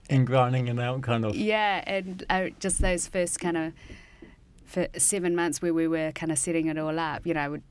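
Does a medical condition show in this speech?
No.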